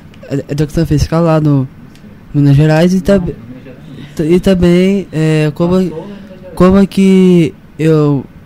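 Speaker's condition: Down syndrome; 18 years old, turning 19

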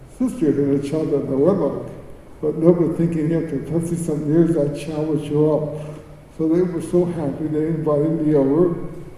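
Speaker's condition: Cerebral palsy; speech

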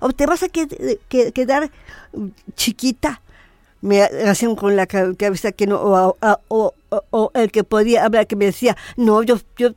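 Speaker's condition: Down syndrome; adult woman

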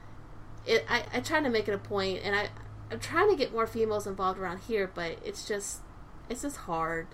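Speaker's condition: No condition

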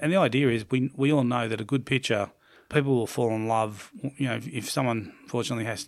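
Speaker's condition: No condition

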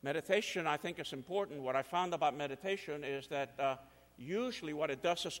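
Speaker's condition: No condition

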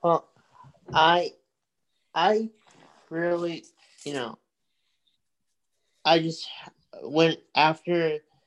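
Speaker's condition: Cerebral palsy; from birth

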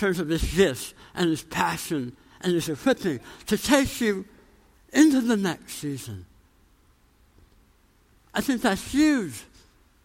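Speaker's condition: Tongue cancer, jaw reconstruction, osteonecrosis of jaw after radiation; mandible bone graft

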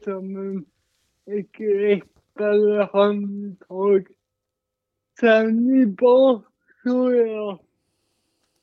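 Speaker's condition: Cerebral palsy, mild

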